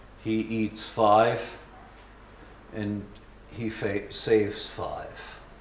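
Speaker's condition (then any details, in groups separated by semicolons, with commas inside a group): No condition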